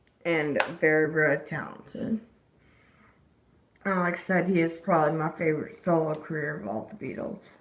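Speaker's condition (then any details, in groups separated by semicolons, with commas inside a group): Disability causing slurred speech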